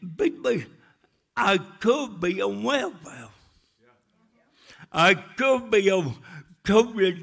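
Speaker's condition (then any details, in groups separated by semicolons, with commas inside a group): Cerebral palsy; speech still affected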